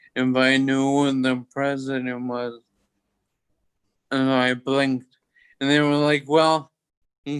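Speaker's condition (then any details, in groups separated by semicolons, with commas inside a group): Toxic leukoencephalopathy, locked-in syndrome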